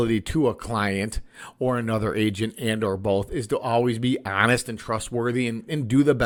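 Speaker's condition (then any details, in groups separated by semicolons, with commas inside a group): No condition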